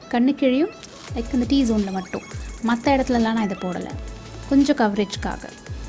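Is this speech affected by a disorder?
No.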